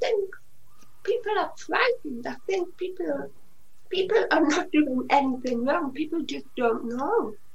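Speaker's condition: Usher syndrome (deafblindness), profoundly deaf since birth, severe; hears via cochlear implants

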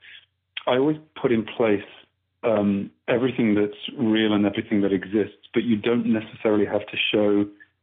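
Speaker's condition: No condition

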